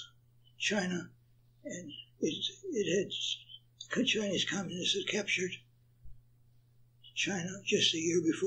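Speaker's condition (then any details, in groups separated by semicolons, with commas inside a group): Parkinson's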